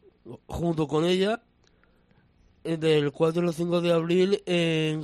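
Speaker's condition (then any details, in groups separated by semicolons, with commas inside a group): Down syndrome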